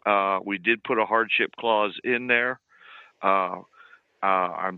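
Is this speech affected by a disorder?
No.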